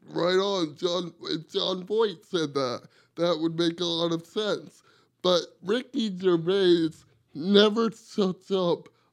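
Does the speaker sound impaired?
Yes: cerebral palsy; wheelchair user.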